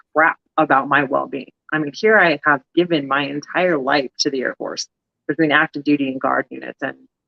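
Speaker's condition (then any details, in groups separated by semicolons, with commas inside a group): No condition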